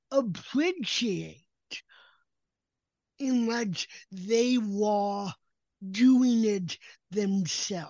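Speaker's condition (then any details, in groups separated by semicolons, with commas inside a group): Cerebral palsy; recognizable cp accent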